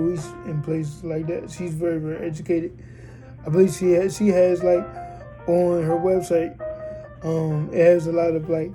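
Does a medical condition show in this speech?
Yes: cerebral palsy.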